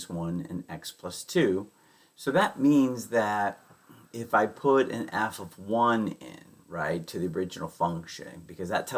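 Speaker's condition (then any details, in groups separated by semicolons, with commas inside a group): No condition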